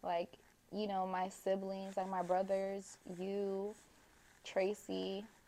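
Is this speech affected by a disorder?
No.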